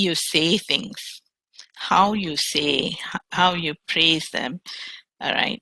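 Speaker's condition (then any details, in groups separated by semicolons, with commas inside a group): No condition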